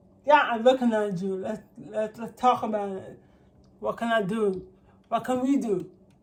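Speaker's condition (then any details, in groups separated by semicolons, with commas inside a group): Cerebral palsy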